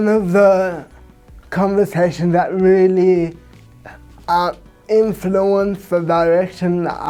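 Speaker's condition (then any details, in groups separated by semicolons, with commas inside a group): Cerebral palsy; from birth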